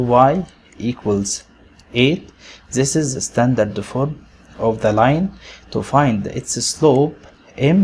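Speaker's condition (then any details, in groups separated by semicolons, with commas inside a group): No condition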